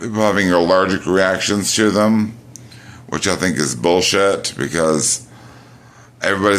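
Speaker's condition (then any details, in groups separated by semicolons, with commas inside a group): No condition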